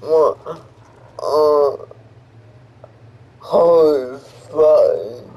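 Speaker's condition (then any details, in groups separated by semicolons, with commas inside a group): Cerebral palsy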